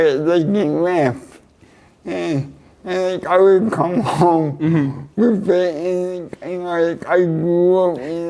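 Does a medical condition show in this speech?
Yes: cerebral palsy; neck surgery went badly.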